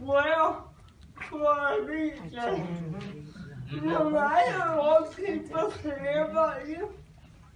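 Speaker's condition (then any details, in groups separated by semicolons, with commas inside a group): Cerebral palsy; from birth; age 17; speech not clear, early words understood only by parents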